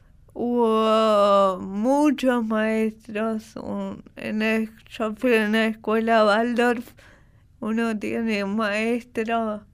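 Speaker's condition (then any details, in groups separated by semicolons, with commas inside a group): Cerebral palsy; from birth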